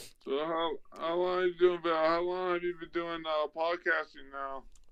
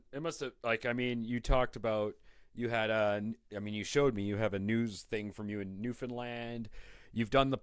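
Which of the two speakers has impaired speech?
The first: traumatic brain injury; car crash; walking and talking again; speaking sometimes difficult, must slow down.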